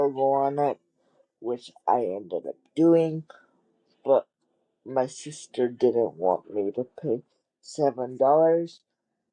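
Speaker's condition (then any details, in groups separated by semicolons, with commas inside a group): Cerebral palsy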